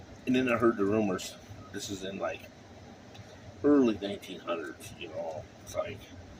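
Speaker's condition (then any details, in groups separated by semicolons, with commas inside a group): No condition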